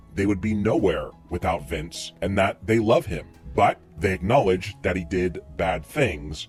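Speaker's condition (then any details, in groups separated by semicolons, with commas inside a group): No condition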